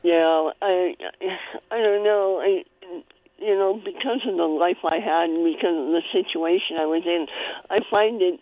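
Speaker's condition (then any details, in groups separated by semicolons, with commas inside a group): Cleft palate; congenital cleft palate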